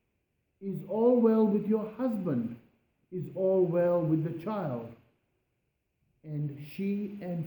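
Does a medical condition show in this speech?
No.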